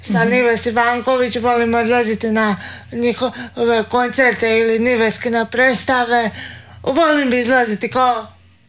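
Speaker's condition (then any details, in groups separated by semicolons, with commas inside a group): Cerebral palsy; wheelchair user, exercises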